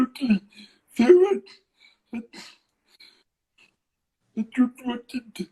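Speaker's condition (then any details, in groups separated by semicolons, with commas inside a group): Cerebral palsy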